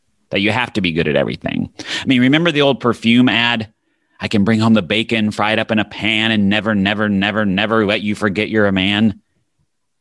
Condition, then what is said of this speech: None; typical speech.